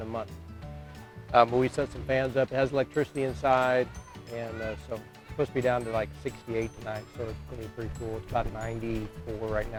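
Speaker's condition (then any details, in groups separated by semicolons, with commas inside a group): No condition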